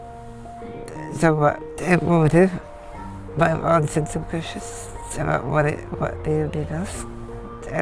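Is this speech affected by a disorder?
Yes: Duchenne muscular dystrophy; genetic, progressive muscle weakness.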